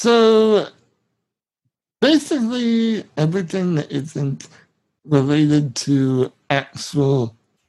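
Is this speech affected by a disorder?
Yes: spinal muscular atrophy; genetic, present from birth, form of muscular dystrophy, brain signals not reaching muscles, severe atrophy in almost all muscles; subtitles provided for guest's speech in video version.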